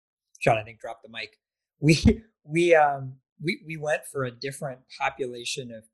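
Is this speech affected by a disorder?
No.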